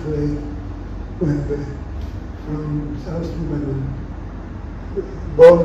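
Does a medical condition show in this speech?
Yes: Parkinson's; diagnosed 13 years ago, age 75.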